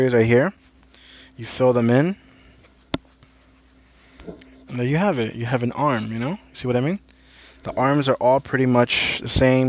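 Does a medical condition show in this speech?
No.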